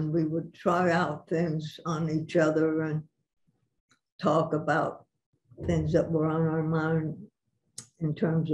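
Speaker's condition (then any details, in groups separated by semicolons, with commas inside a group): Parkinson's; about six years since onset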